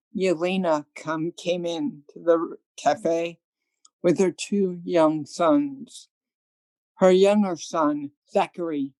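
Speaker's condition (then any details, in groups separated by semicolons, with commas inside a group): Cerebral palsy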